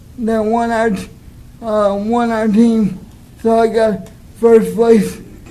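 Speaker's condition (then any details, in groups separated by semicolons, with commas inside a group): Cerebral palsy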